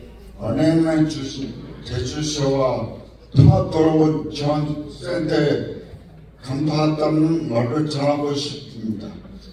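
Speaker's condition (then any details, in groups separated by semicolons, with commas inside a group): Brain lesion disability; uses wheelchair, severely disabled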